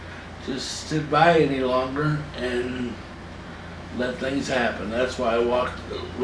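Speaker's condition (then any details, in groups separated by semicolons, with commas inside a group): Cerebral palsy; from birth, muscle spasms and spasticity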